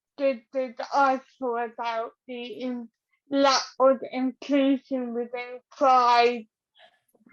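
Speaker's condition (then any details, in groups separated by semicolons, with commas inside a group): Cerebral palsy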